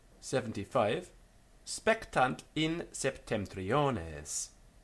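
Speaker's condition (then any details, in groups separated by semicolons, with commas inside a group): No condition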